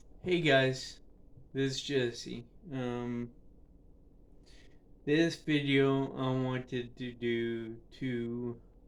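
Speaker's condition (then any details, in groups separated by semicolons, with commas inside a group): Cerebral palsy; affects speech and balance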